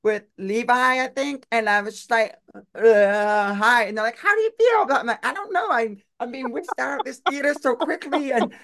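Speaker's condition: Deaf; uses own voice, difficulty pronouncing unfamiliar names

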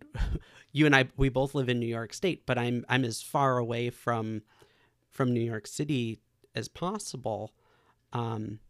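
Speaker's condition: No condition

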